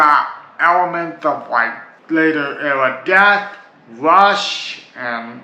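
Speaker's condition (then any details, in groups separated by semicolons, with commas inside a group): Cerebral palsy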